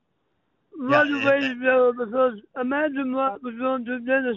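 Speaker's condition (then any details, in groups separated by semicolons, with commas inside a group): Throat cancer; may be hard to understand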